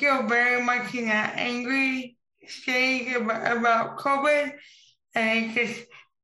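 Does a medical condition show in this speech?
Yes: impaired speech, cerebral palsy; older adult, formerly used walker, broke legs, now uses wheelchair; still able to speak.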